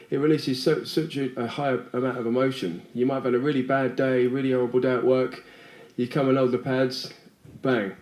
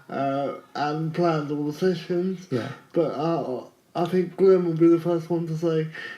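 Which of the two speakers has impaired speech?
The second: cerebral palsy.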